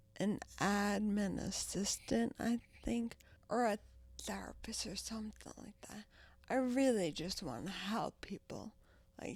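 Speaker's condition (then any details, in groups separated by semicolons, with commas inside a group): Traumatic brain injury, ataxia; speech impediment, talks differently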